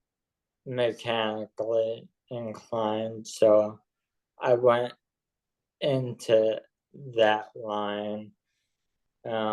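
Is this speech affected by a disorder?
Yes: ALS.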